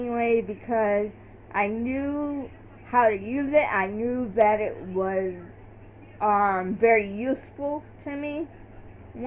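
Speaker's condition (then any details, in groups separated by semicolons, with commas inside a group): Cerebral palsy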